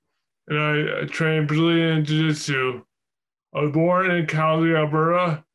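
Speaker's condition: Dysarthria; severe brain injury from car crash, coma, balance and coordination affected, disinhibition, relearned talking, eating; walking and talking again after intensive rehab, physiotherapist, kinesiologist, home gym, coaching, still improving; weak speech muscles, hard to speak clearly, must concentrate to form words, mistaken for drunk

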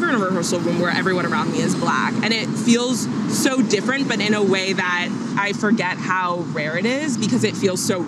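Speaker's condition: No condition

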